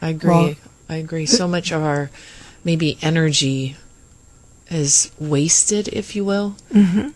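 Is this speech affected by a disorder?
No.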